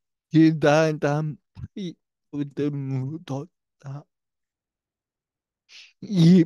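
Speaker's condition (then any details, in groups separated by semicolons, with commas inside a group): Brain lesion disability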